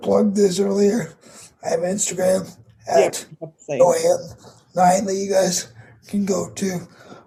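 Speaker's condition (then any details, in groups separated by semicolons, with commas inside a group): Cerebral palsy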